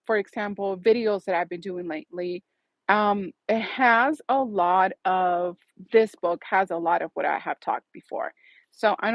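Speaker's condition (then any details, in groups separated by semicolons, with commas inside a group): No condition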